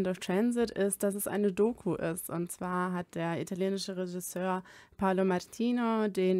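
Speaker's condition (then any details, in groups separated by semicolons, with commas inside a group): No condition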